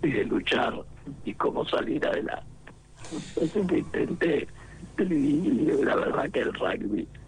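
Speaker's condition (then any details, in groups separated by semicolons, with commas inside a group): Laryngectomy, esophageal speech; no assistive device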